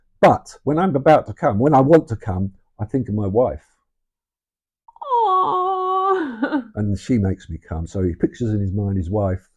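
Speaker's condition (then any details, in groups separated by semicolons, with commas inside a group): No condition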